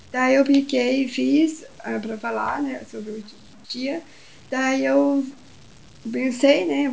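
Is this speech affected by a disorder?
Yes: Down syndrome; later gave full talk at Smart Cities.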